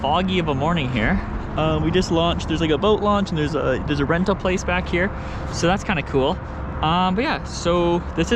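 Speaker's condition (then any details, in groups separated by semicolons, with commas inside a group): No condition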